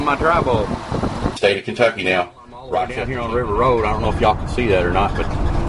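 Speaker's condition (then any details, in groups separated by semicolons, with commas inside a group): No condition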